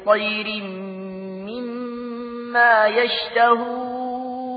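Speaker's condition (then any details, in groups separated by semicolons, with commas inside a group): No condition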